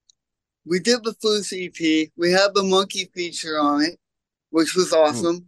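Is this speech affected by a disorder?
Yes: cerebral palsy; congenital.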